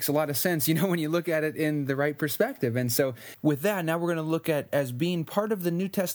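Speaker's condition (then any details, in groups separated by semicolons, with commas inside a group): No condition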